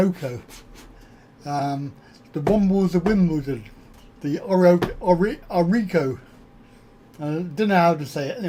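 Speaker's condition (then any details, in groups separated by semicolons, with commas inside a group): Cerebral palsy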